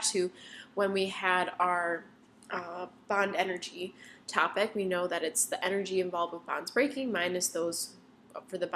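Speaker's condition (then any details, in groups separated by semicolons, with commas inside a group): No condition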